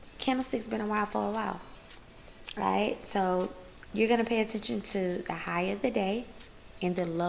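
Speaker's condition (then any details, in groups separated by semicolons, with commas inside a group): No condition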